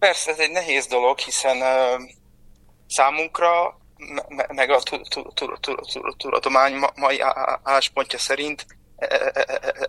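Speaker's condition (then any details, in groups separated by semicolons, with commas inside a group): Stuttering; present since birth, will not go away; disfluencies audible during this interview; worse when nervous, very happy, with strangers, often more with close acquaintances; repeated sounds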